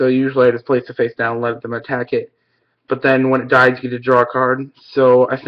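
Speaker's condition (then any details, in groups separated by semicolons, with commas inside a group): No condition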